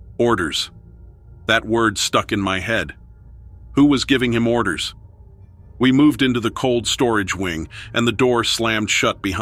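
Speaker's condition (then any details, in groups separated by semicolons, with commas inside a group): No condition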